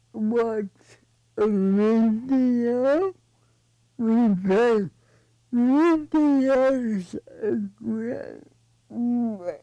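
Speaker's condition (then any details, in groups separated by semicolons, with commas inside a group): Cerebral palsy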